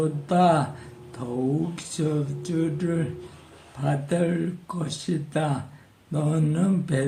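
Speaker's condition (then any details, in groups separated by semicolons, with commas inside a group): Parkinson's disease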